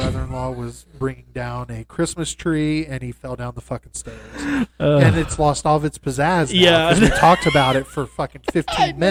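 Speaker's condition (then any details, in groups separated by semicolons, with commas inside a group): No condition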